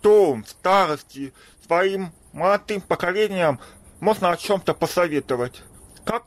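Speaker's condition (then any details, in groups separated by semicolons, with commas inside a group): Deafness; congenital deafness, since birth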